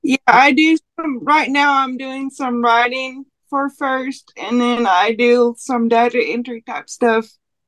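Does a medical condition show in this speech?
Yes: cerebral palsy; no speech dictation software at present, would like to have it.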